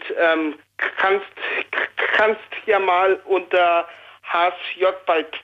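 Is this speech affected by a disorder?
Yes: stuttering; member of stuttering self-help group; stutters while calling in to radio show; here repeated words, prolonged sounds.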